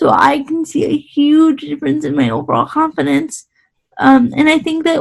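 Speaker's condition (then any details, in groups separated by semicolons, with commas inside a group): Cerebral palsy; quadriplegic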